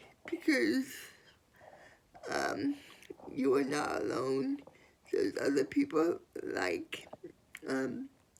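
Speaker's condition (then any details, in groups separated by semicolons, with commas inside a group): Cerebral palsy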